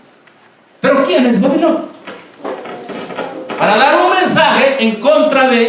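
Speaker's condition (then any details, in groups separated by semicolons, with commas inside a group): No condition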